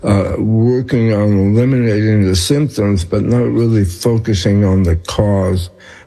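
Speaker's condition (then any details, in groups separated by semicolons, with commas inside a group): Tongue cancer; seen by ear nose throat doctor, throat scan malignant, later scan benign tumor; slurred speech attributed to tongue cancer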